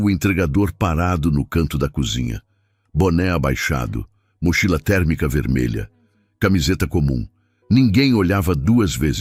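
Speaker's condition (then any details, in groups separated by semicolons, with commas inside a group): No condition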